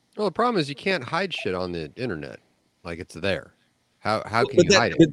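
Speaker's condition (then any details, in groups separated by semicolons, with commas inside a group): No condition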